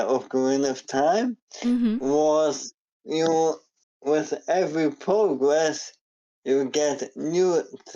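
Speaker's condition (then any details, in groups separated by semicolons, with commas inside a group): ALS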